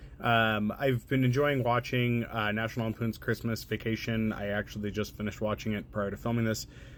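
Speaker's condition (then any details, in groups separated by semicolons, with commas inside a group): No condition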